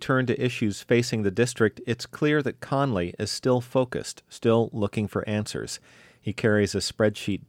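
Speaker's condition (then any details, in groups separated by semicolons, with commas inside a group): No condition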